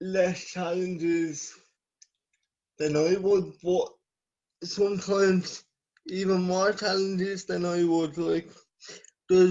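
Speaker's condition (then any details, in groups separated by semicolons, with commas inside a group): Cerebral palsy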